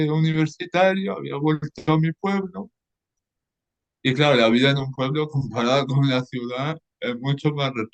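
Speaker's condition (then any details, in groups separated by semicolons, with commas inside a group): Cerebral palsy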